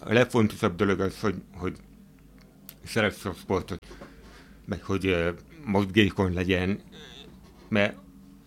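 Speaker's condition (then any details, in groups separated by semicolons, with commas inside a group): Hearing impairment; wears hearing aids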